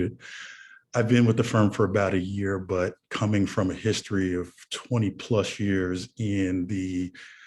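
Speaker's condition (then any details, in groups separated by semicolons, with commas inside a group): No condition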